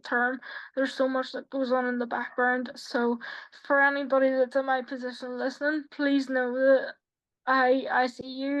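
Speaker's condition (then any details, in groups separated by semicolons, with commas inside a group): Quadriplegic cerebral palsy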